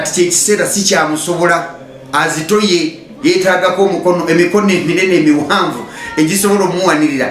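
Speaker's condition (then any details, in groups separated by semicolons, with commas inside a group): No condition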